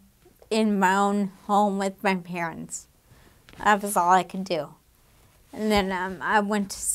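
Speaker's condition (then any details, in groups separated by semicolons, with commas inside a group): Damaged diaphragm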